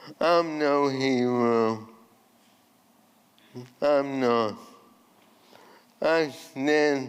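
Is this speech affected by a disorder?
Yes: ALS.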